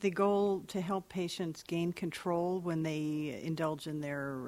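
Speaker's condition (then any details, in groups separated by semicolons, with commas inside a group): No condition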